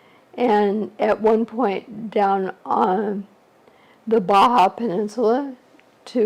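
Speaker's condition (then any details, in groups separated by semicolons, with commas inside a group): ALS; shortly after diagnosis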